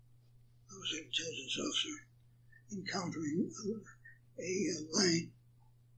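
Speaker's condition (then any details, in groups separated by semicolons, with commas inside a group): Parkinson's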